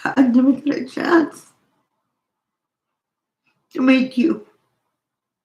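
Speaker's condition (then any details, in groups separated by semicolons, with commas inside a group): Cerebral palsy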